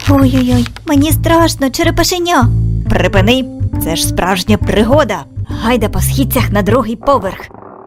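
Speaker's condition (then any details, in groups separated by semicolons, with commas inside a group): No condition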